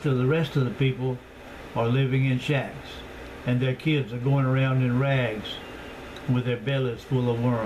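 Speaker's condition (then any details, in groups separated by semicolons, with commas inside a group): No condition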